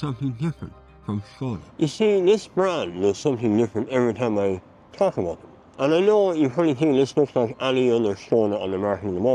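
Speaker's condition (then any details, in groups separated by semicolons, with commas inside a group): Mouth cancer surgery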